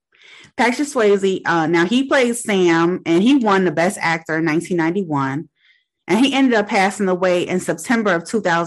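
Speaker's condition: No condition

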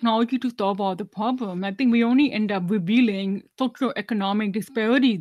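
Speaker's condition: Deafness, 99% hearing loss, severe

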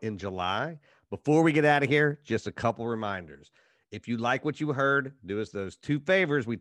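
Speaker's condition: No condition

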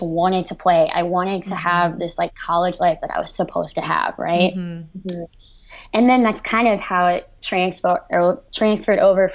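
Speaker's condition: Cleft lip and palate, severe

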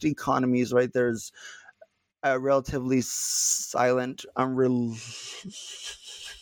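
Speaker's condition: Stuttering; little stuttering during this recording; not stuttering much at time of recording; prolonged sounds

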